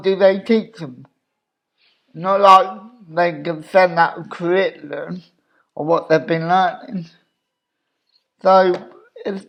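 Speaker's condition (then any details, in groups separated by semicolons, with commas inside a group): Cerebral palsy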